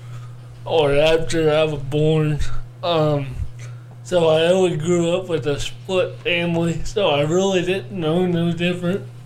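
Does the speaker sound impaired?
Yes: cerebral palsy; cerebral palsy from birth, four months premature, under one pound, cord around neck, born not breathing, resuscitated; two months in incubator or ventilator as newborn, now walks and drives, not blind or deaf; audible speech impediment, speech only affected function.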